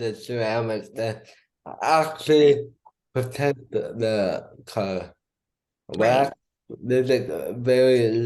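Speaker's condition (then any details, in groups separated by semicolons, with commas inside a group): Cerebral palsy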